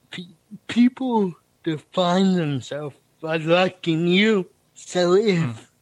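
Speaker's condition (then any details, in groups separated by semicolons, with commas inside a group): Cerebral palsy; speaking time predictable on stage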